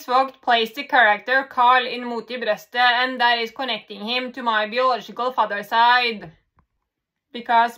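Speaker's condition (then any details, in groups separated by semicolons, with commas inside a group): No condition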